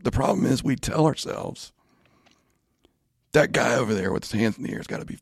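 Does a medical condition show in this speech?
Yes: spasmodic dysphonia; voice issue.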